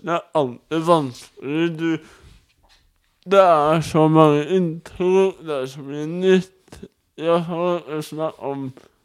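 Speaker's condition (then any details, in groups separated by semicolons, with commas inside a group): Cerebral palsy; wheelchair user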